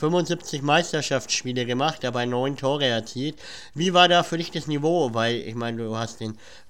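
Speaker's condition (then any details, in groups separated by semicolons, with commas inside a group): Cleft palate; speech impediment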